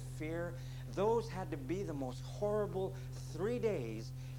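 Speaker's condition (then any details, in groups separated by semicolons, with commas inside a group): No condition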